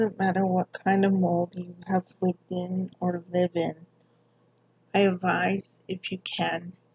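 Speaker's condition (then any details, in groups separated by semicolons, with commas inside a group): Cerebral palsy; speech affected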